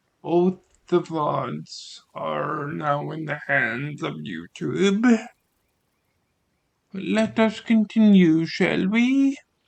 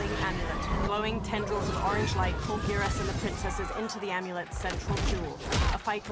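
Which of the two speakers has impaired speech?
The first: cerebral palsy; limbs affected.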